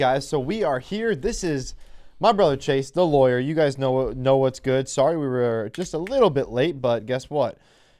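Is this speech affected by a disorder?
No.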